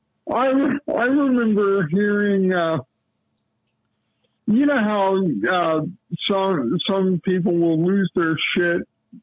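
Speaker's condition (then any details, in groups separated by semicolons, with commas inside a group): Cerebral palsy; lifelong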